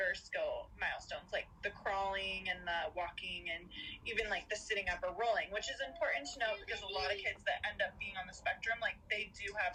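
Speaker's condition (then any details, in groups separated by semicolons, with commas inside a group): No condition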